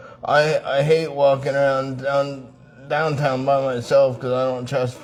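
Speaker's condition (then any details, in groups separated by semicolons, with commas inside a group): Traumatic brain injury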